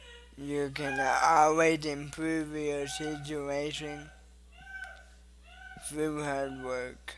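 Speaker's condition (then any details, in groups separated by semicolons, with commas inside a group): Cerebral palsy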